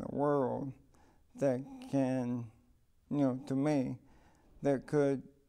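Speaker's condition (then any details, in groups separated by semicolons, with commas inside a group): ALS; possibly from repeated head hits; diagnosed 3 years ago, progressed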